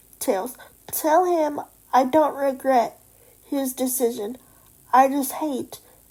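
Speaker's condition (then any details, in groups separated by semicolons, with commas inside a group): Cerebral palsy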